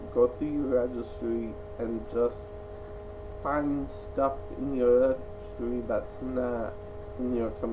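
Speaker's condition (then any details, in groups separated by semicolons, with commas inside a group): Cerebral palsy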